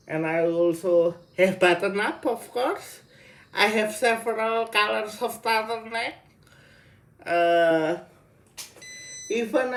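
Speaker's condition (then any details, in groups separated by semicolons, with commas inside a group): Cerebral palsy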